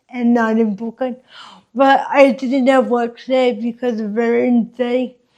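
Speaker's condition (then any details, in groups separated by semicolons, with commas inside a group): Cerebral palsy; affects speech, mouth and face, drooling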